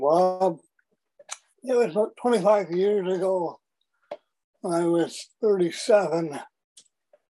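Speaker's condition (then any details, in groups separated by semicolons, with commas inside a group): Parkinson's disease; young onset, diagnosed at 37 after about 5 years of noticed symptoms; about 25 years since diagnosis, tasks take two to three times longer, awaiting deep brain stimulation surgery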